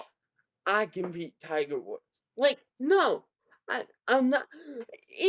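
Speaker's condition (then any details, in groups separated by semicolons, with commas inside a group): Cerebral palsy; present from birth, severe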